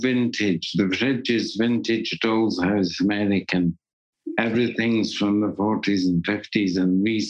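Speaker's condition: Parkinson's disease; deep brain stimulation surgery, two brain implants with controller

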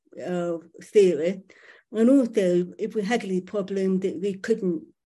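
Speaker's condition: Profoundly deaf, born profoundly deaf

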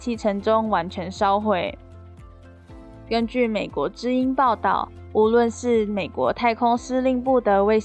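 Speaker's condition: No condition

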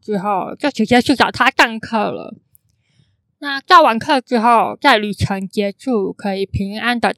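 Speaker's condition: Congenital hearing impairment; congenital cochlear underdevelopment, cochlea missing one turn, skull opened for cochlear implant (电子耳); intonation slightly different from typical speakers, can sound sing-song

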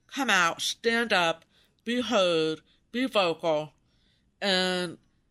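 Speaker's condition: Profound deafness, congenital rubella deafness; pulled out of class weekly for speech therapy in school

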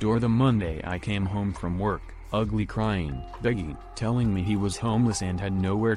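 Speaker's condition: No condition

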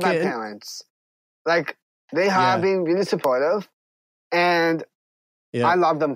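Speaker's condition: Down syndrome; congenital

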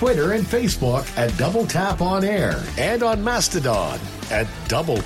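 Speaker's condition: No condition

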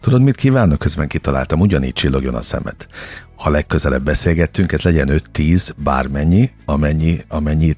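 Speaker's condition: No condition

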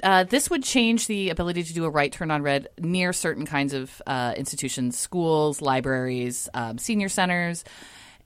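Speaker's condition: No condition

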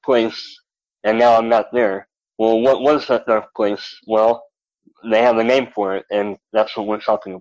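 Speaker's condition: Cleft lip and palate; over 20 operations by age 6

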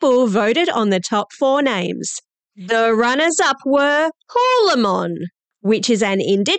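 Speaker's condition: No condition

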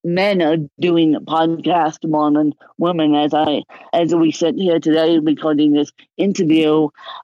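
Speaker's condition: Cerebral palsy, moderate; can talk

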